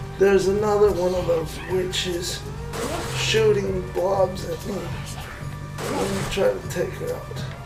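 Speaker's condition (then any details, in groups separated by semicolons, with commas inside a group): Cerebral palsy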